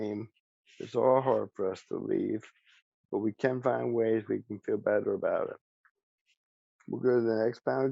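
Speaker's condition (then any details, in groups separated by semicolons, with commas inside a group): ALS; speech still preserved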